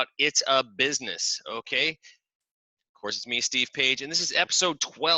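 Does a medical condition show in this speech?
No.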